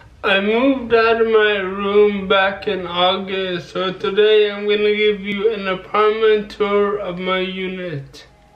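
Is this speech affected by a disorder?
Yes: cerebral palsy.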